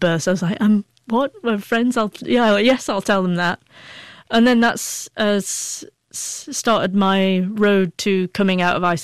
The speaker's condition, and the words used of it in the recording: Stuttering. I mean, really, it's just a different way of speaking.